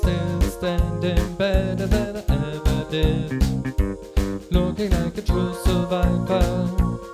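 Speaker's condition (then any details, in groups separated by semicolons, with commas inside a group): No condition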